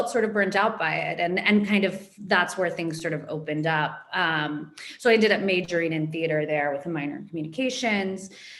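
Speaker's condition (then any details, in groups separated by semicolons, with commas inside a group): No condition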